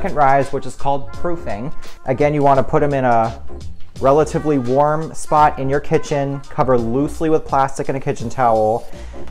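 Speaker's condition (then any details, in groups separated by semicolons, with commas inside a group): No condition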